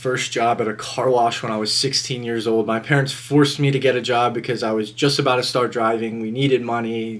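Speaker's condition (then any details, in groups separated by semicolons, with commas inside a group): No condition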